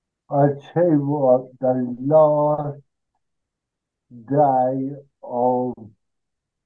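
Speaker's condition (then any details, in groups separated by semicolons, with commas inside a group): Cerebral palsy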